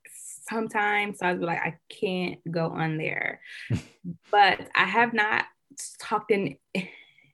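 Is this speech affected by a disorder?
Yes: stuttering; lifelong stuttering, since childhood; in speech therapy, attends irregularly, talks okay when attending; no stuttering when angry, facial grimaces while stuttering, avoids certain words; here repeated sounds, blocks.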